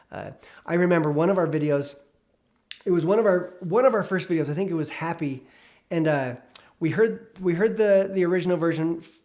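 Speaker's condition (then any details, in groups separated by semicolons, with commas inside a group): No condition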